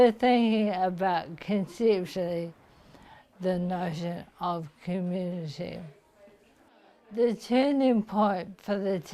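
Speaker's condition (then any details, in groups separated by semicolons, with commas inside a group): Motor neuron disease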